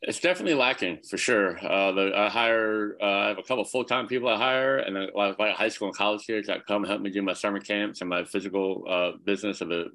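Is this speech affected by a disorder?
Yes: cleft palate, severe; speech impediment growing up, speech therapy all through school.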